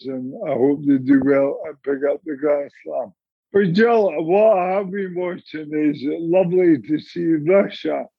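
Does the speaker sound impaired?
Yes: motor neurone disease; about 4.5 years in, arm weakness, cannot brace with arms when falling; recovering from recent fall, large gash on side of head.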